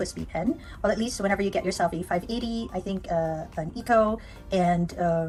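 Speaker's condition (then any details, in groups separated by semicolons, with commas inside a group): No condition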